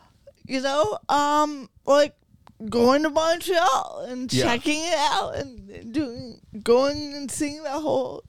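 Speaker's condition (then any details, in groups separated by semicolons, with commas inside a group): Cerebral palsy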